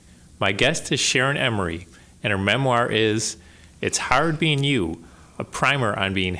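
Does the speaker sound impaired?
No.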